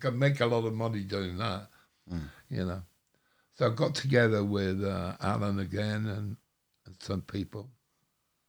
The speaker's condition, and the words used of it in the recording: Stroke. Well, since you were last here, I had a stroke, so people think I'm pissed as fucking two handcarts.